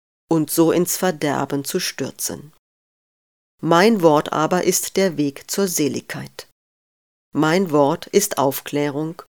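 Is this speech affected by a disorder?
No.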